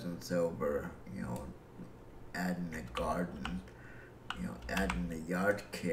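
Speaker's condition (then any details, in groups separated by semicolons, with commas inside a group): Cerebral palsy; breathing fine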